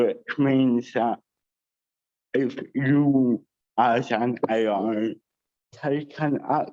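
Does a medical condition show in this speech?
Yes: cerebral palsy with dysarthria.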